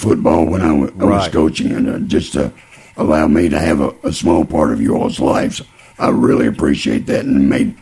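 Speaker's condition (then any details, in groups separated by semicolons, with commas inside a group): Laryngeal cancer; laryngeal cancer following lung cancer diagnosed 2006, later lesions in mouth and one on neck, about 12 years; unable to eat or drink for past three years, all intake through feeding tube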